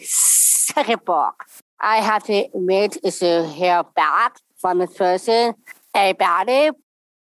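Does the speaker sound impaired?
Yes: Down syndrome; congenital.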